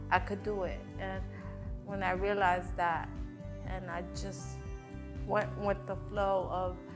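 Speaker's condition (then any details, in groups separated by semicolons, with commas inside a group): Cerebral palsy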